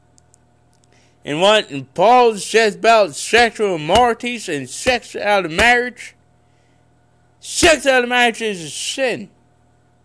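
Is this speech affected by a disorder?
Yes: cerebral palsy; congenital cerebral palsy, no known medical cause.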